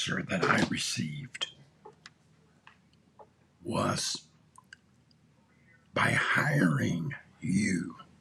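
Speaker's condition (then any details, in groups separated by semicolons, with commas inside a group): Throat cancer; tracheostomy tube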